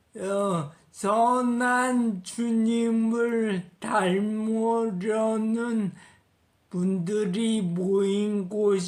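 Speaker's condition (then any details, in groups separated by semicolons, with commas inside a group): Parkinson's disease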